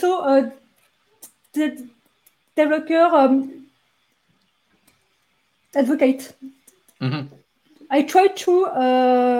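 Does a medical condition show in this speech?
Yes: stuttering; led to rejection from computer science master's program; here repeated sounds.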